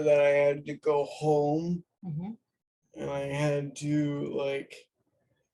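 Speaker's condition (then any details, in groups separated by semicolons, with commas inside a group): Cerebral palsy; caused by brain bleed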